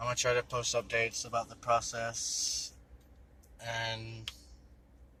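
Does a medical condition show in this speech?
No.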